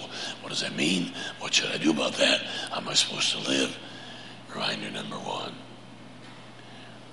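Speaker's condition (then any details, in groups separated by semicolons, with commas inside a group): Laryngeal cancer; deep raspy 'Batman voice'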